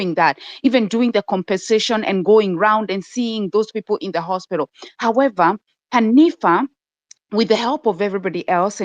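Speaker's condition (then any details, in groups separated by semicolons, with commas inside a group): No condition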